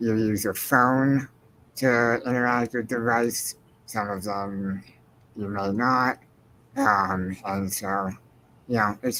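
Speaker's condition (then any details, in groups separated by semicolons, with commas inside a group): Spinal muscular atrophy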